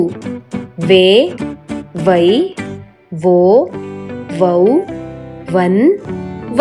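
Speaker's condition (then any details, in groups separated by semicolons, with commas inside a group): No condition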